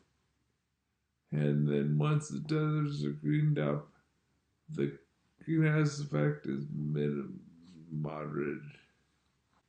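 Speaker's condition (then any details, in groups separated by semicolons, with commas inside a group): Multiple sclerosis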